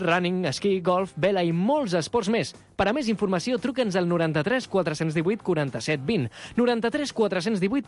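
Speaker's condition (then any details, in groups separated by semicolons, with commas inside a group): No condition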